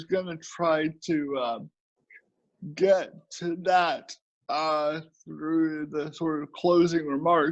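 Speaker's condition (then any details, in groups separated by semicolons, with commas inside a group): Cerebral palsy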